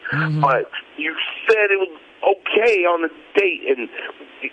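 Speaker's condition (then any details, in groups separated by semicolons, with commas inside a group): Stutter; worse when excited; stuttering on call, host urges calming down and slowing speech; stutter noticeable when speaking, hard to say things when excited; prolonged sounds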